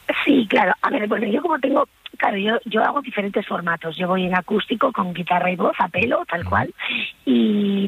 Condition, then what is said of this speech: Vocal nodules. Buenos días, disculpad la voz de retraso, que parece mentira que cante.